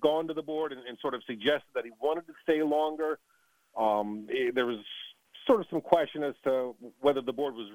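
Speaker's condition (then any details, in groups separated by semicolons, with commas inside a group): No condition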